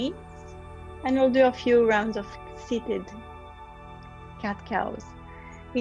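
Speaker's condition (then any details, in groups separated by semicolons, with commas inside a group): No condition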